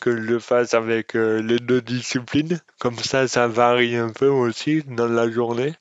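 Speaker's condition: Dystonia; congenital

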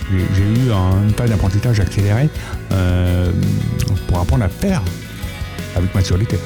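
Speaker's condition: Profound deafness from birth; profound congenital deafness, behind-the-ear hearing aids, cued speech (LPC), sign language learned later, younger sister also deaf

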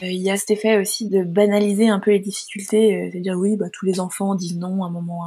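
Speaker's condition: No condition

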